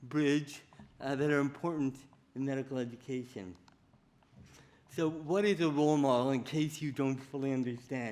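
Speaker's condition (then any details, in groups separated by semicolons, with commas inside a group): Cerebral palsy; diagnosed at age four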